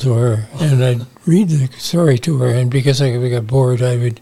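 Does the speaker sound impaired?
Yes: Parkinson's disease; early loss of smell, weak shoulder, little tremor, slightly unstable on feet, subdued gestures and movements.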